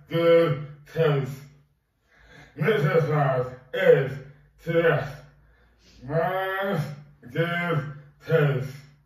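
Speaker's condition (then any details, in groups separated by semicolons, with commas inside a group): Dystonia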